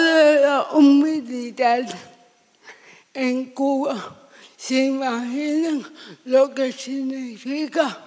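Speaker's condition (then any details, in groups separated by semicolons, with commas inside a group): Severe cerebral palsy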